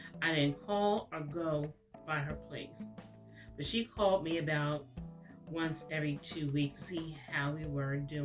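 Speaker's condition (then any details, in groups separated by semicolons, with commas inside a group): No condition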